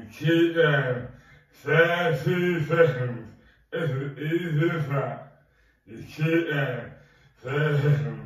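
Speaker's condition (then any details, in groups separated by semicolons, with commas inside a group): Dystonia; neurological movement disorder, muscle contractions and spasms; severely slurred speech, never fully recovered, nearly lost speech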